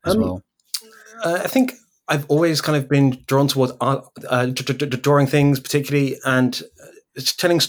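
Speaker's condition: Stutter; speech impediment; disfluent moment noted during this recording; makes recording podcasts difficult, still runs own podcast; repeated sounds

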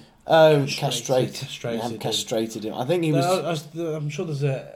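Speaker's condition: No condition

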